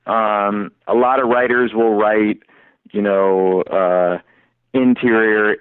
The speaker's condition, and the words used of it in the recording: No condition.